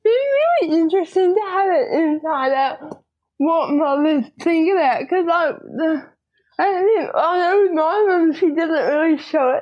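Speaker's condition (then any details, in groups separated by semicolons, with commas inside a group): Cerebral palsy, spastic diplegia; teenager, fully mobile without wheelchair, scooter planned through NDIS, on medication, no surgery yet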